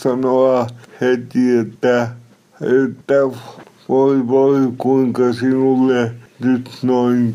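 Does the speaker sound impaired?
Yes: cerebral palsy; from birth, hypoxia when stuck on mother's tailbone during delivery, mainly mobility impairment, limits movement, speech; Nigerian assistant acts as hands for 7 years, turns book pages, helps make sign of cross; somewhat unclear, self-described.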